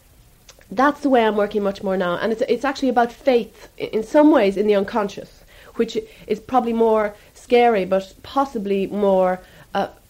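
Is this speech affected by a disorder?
No.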